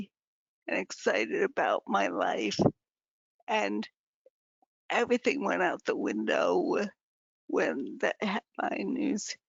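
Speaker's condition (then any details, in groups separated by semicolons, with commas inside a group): Advanced multiple sclerosis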